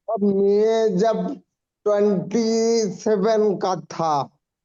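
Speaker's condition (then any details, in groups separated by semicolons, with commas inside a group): Ataxia; about 13 years, 5-6 years of speech therapy; difficulty saying long sentences in one go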